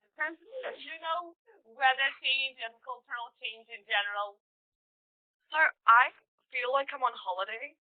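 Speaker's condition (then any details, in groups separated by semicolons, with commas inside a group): No condition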